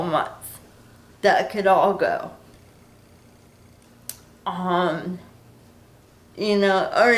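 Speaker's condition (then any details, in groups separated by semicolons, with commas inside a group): Cerebral palsy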